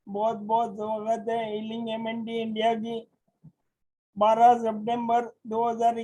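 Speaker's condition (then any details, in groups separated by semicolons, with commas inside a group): Motor neurone disease; voice strong and loud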